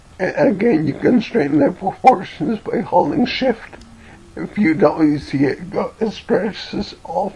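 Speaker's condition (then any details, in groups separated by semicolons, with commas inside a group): Cerebellar ataxia from brain tumour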